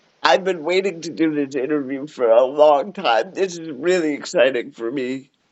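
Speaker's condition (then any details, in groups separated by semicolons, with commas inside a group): Cerebral palsy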